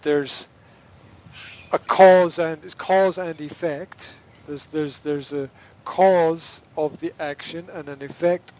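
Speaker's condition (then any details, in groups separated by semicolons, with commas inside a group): No condition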